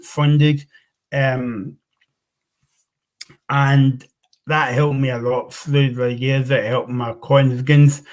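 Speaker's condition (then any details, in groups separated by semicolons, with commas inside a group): Cerebral palsy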